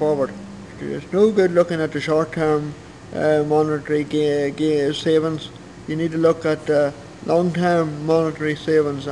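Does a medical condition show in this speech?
Yes: cerebral palsy.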